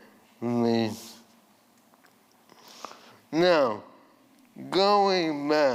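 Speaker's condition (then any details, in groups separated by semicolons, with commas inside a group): ALS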